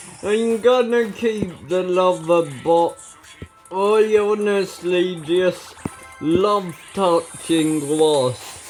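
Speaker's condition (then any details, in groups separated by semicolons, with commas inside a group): Ataxia; speech recently worse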